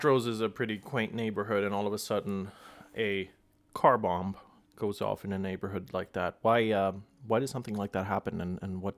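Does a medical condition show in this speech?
No.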